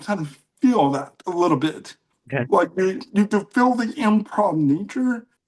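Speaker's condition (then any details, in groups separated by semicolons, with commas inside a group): Cerebral palsy; mild case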